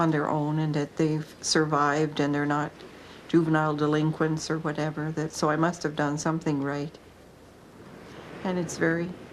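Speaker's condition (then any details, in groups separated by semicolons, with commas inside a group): No condition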